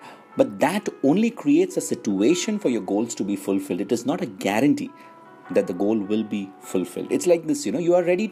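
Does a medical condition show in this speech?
No.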